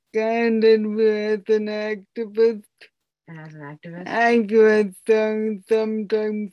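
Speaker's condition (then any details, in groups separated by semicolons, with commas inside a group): Speech disability; lines repeated aloud by a helper after each phrase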